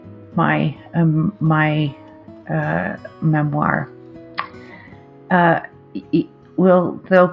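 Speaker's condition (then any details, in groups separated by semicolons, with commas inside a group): Aphasia after stroke; in recovery, in speech therapy, aphasia improving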